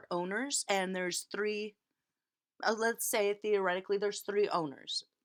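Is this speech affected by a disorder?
No.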